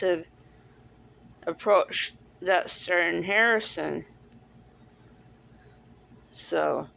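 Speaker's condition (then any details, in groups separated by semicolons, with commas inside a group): Cerebral palsy; speaks differently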